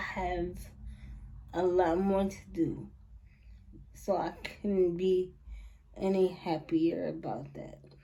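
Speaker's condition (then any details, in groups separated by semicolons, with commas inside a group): Cerebral palsy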